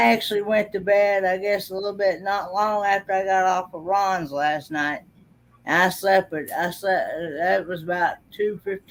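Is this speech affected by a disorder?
Yes: cerebral palsy.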